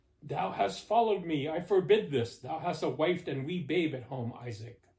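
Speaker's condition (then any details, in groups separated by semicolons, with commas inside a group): No condition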